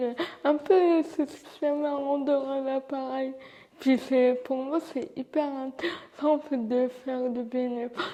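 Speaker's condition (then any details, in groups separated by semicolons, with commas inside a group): Cerebral palsy; from birth, uses wheelchair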